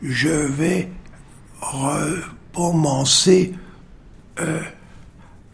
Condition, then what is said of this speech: Aphasia. Et tout le monde, deux ou trois ou quatre personnes, m'entendent bien, ok?